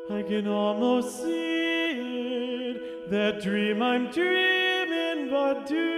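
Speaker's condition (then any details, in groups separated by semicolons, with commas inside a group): No condition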